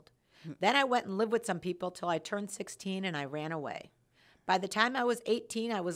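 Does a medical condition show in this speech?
No.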